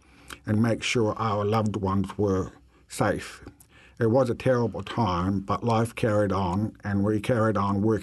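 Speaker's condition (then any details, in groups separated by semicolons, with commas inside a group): Deafness; diagnosed at 8 years old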